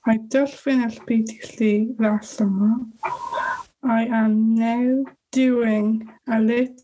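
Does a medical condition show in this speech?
Yes: Down syndrome; speech and language therapy since childhood, takes longer to learn; 22 years old, attends communication groups run by speech and language therapists; therapy helps to speak up clearly, ask questions, have conversations, communicate better.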